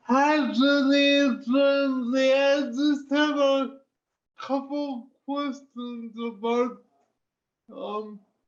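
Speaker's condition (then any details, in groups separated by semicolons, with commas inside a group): Cerebral palsy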